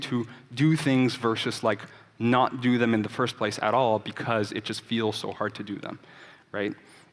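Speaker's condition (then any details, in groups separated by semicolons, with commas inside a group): No condition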